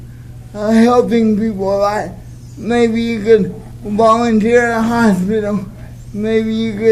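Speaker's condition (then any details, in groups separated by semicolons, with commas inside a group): Cerebral palsy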